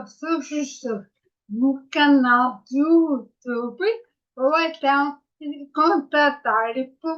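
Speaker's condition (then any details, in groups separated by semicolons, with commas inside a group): Ataxia after brain injury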